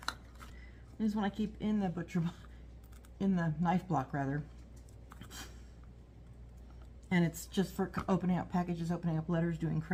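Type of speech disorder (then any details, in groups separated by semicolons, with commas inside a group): None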